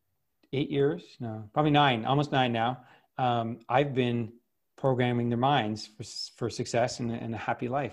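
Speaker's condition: No condition

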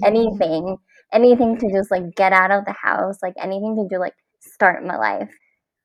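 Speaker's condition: Cleft palate; nose and teeth since childhood

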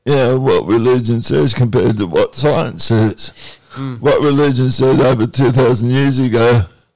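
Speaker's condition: Cerebral palsy

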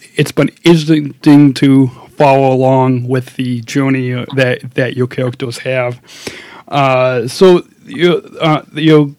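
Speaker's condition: Stuttering; repeated sounds

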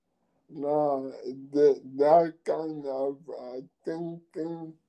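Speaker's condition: ALS; nearly 10 years since diagnosis, progressing, still speaking with own voice

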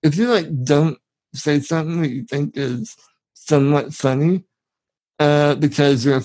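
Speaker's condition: Spinal muscular atrophy, severe; form of muscular dystrophy

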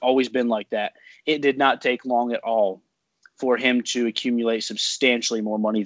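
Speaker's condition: No condition

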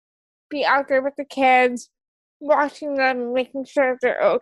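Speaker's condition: Cerebral palsy; wheelchair use, onset before birth

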